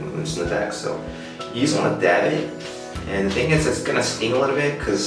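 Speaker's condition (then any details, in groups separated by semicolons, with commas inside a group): No condition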